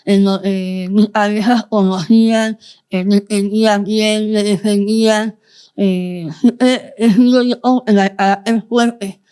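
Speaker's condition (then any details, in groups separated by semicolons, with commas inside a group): Moebius syndrome, congenital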